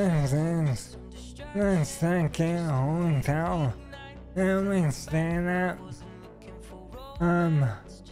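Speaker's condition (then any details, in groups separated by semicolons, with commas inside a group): ALS; stem cell treatment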